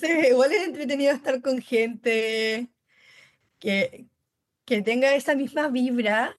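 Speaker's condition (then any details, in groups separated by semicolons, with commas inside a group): Down syndrome; congenital, since birth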